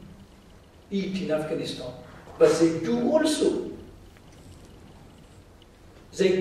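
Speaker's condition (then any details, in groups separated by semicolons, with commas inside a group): No condition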